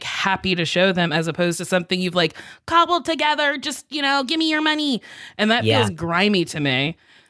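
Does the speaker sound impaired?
No.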